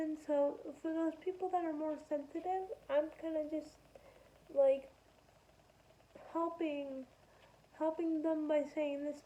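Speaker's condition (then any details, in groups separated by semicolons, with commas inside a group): Spastic quadriplegic cerebral palsy; able to talk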